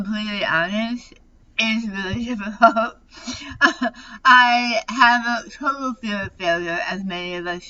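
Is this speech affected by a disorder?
Yes: tongue cancer surgery; over half of tongue removed.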